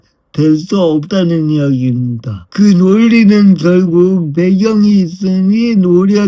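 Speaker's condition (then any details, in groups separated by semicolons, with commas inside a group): Brain lesion disability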